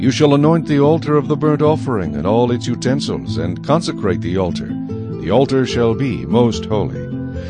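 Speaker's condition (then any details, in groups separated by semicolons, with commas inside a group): No condition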